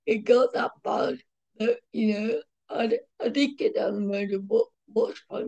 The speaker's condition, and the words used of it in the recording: Cerebral palsy. Luckily for me, mine is only what you call slight cerebral palsy, so it affects my speech a little bit, and I wobble a little bit when I walk.